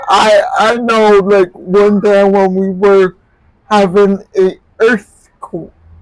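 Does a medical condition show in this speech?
Yes: cerebral palsy.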